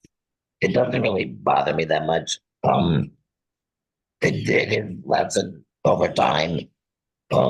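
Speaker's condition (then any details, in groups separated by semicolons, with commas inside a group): Laryngectomy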